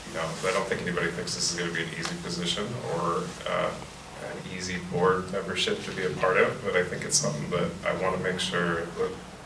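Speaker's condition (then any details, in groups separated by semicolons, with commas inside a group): No condition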